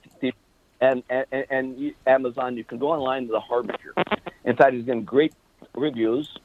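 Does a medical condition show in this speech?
Yes: stutter; stutter from birth, long-standing determination to overcome it; largely overcome, mild residual stutter; still stutters a bit, far less than before; here repeated sounds, prolonged sounds.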